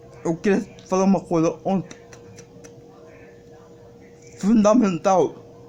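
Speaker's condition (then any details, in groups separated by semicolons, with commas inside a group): Cerebral palsy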